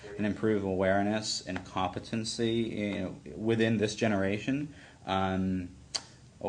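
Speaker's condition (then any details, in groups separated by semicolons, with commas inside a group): No condition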